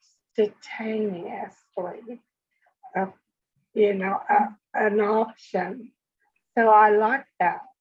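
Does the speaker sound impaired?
Yes: speech impediment; speech impediment after stroke; possibly a bit slower than before, needs extra time to speak.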